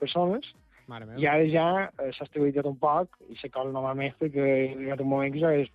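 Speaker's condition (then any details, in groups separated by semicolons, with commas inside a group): No condition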